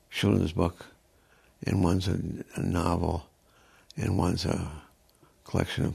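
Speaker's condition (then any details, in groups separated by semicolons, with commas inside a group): Progressive supranuclear palsy; progressive degenerative condition, diagnosed about a year ago; unable to stand, eyesight and handwriting badly worsened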